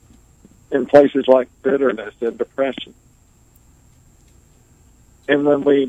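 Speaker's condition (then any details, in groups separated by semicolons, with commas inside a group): ALS; ALS destroying motor neurons controlling muscles, nearly 20 years, sensation intact, clothing seams cause pain; paralyzed with sensation intact, uses wheelchair; barely able to speak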